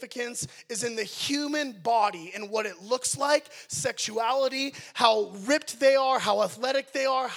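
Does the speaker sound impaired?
No.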